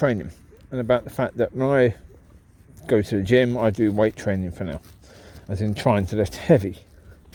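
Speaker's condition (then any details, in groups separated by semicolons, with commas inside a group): No condition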